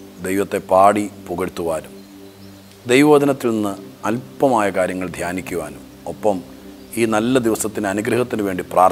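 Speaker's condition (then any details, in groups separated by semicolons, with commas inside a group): No condition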